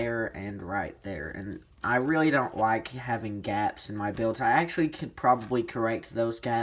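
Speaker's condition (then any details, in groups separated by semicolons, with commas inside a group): No condition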